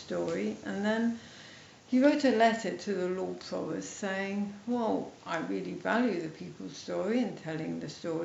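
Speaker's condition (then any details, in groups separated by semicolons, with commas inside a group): MND, mild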